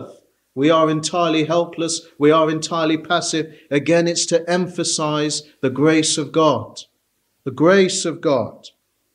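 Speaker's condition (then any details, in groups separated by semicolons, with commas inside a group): No condition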